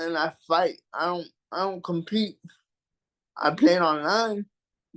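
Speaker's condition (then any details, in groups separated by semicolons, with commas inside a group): Cerebral palsy; mild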